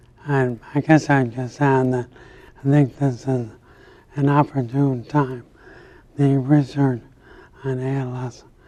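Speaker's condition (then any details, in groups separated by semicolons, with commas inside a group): ALS; about 10 years after onset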